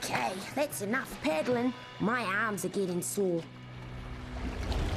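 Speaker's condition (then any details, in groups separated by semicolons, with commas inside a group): No condition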